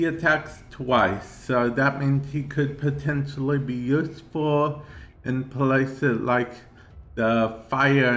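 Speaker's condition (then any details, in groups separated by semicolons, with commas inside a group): Cerebral palsy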